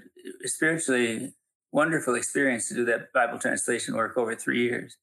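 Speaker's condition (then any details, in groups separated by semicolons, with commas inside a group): Parkinson's; still teaching and speaking publicly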